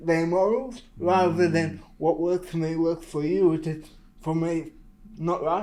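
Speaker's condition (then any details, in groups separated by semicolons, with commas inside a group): Cerebral palsy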